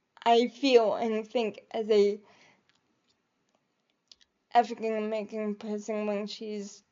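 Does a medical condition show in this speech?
Yes: cerebral palsy; able to articulate and speak.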